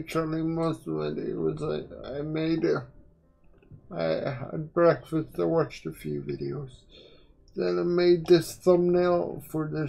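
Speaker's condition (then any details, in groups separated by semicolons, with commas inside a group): Quadriplegic cerebral palsy; uses one hand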